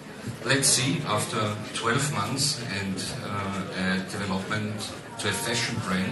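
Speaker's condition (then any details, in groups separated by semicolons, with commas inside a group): No condition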